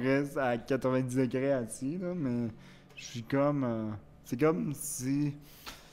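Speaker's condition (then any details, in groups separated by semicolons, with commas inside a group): Cerebral palsy; wheelchair use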